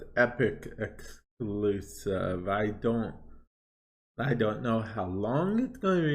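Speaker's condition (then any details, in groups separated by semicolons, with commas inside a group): Cerebral palsy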